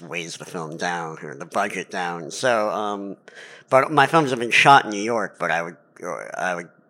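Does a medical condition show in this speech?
Yes: cleft palate; lifelong.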